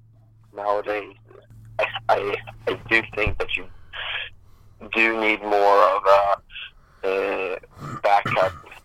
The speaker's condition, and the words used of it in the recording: Stuttering. You hear my stuttering. I can't do media.